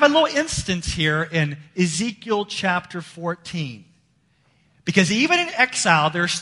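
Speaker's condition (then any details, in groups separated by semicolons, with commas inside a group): No condition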